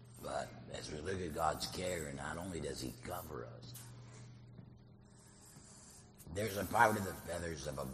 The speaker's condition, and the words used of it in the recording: Laryngectomy. God kindly gave me an artificial voice, and his people have kindly allowed me to continue to preach.